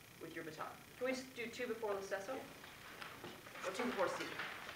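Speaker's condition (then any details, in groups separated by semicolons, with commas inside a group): No condition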